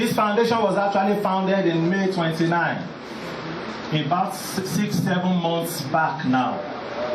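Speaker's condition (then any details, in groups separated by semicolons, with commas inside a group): No condition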